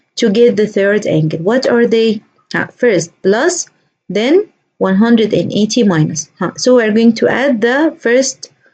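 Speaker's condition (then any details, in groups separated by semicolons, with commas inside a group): No condition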